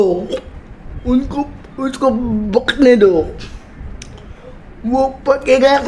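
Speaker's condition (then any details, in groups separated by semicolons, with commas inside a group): Cerebral palsy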